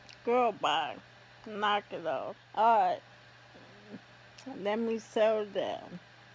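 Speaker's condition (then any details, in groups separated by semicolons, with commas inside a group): ALS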